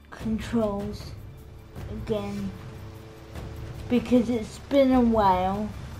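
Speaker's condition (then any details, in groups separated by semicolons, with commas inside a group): Cerebral palsy; unable to walk, spasms, leg stiffness, at least two surgeries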